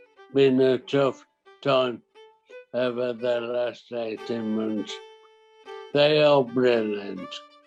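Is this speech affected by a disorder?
Yes: primary lateral sclerosis; primary lateral sclerosis, rare motor neuron disease.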